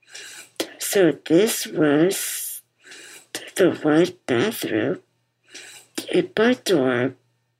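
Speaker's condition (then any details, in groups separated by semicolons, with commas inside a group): Muscular dystrophy; wears BiPAP machine to help breathing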